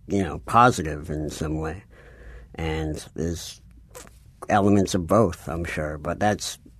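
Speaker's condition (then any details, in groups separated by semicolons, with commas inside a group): Cleft palate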